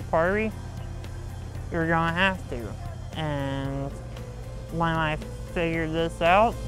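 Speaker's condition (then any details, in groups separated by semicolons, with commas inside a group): Muscular dystrophy; low muscle tone, slow writing and typing, needs frequent breaks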